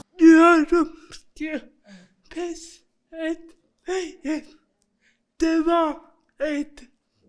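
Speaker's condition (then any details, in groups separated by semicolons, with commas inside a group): Cerebral palsy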